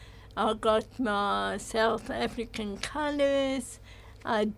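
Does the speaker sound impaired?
Yes: cerebral palsy; present from birth, caused by lack of oxygen to brain; others asked if drunk or why speech sounded funny.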